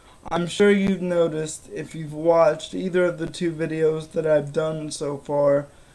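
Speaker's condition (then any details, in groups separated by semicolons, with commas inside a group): Cerebral palsy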